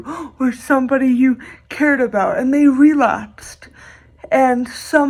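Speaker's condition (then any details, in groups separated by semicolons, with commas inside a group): Cerebral palsy, severe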